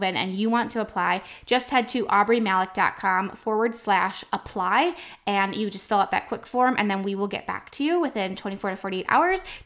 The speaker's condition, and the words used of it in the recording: None; typical speech.